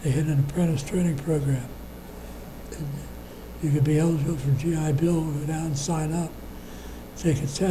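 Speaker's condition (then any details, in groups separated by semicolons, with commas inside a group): Parkinson's disease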